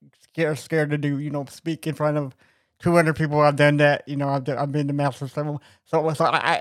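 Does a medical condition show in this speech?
Yes: cerebral palsy; congenital, doctors told mother he likely could not walk.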